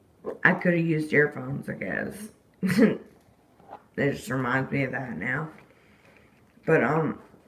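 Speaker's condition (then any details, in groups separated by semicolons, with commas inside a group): Disability causing slurred speech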